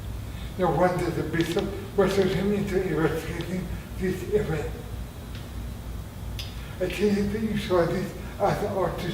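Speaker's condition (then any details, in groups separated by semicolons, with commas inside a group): Traumatic brain injury; near-fatal injury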